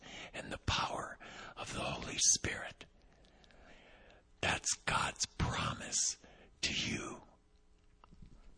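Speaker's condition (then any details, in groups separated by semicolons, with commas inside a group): Vocal cord paralysis, unilateral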